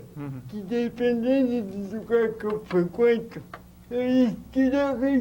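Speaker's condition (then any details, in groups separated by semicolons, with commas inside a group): Cerebral palsy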